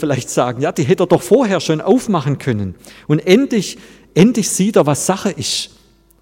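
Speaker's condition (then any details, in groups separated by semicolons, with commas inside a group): No condition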